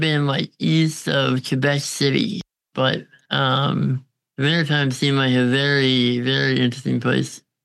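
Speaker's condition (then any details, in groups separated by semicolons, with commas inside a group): Congenital muscular dystrophy; chronically physically disabled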